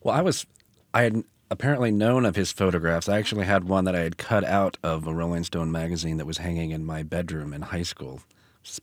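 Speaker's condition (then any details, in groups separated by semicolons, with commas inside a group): No condition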